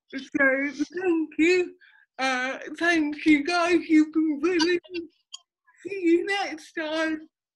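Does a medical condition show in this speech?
Yes: cerebral palsy.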